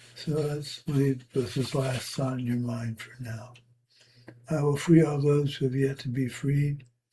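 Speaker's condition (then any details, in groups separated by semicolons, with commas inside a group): Parkinson's; tremor varies day to day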